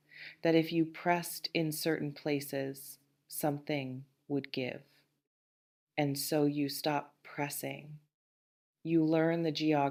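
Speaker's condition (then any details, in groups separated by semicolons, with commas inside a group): No condition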